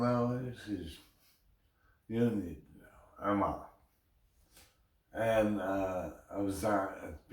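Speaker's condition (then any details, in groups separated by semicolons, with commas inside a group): Brain injury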